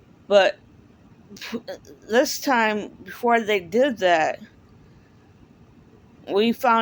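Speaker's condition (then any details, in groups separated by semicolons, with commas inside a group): Cerebral palsy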